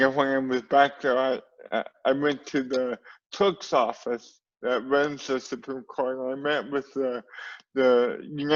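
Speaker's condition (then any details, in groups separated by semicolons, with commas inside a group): Cerebral palsy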